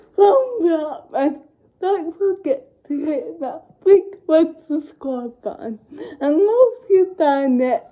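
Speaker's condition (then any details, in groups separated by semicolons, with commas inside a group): Cerebral palsy; uses feeding aid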